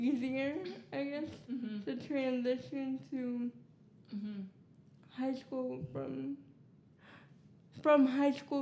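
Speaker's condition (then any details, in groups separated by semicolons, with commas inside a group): Cerebral palsy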